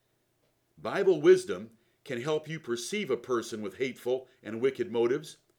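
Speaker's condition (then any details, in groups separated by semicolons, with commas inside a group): No condition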